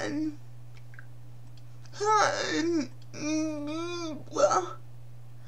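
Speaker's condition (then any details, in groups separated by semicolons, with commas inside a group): Cerebral palsy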